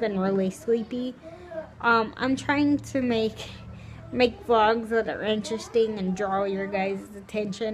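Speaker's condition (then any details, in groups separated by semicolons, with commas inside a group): Cerebral palsy, spastic, severe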